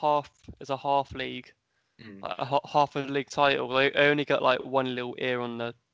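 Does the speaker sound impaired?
No.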